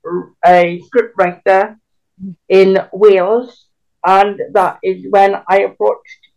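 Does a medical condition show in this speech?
Yes: cerebral palsy; can walk but with limits.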